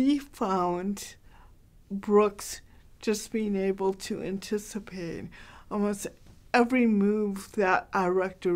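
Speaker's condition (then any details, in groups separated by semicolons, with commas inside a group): Cerebral palsy, mild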